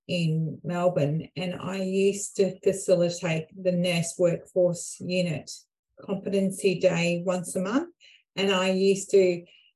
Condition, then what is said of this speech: Aphasia. That helped with my speech as well.